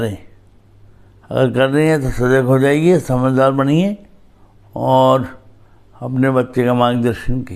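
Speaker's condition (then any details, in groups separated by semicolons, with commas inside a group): Cerebral palsy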